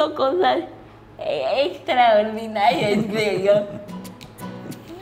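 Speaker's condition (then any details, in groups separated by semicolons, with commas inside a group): Cerebral palsy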